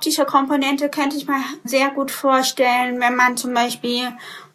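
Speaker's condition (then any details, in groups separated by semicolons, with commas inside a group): Deafness with cochlear implants; congenital mild hearing loss found at two, progressive, hearing aids ineffective, then cochlear implants, right side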